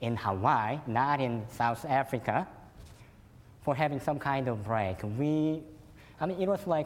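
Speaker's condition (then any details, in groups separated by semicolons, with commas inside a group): Cleft lip and palate; fed formula and cow milk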